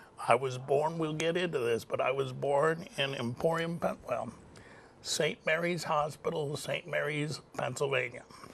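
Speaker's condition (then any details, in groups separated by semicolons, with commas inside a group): Cerebral palsy; lifelong, classic cerebral palsy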